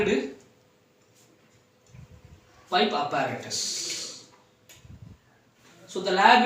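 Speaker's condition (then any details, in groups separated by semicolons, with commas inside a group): No condition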